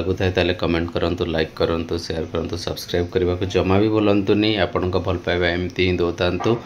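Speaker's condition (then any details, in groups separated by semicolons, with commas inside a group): No condition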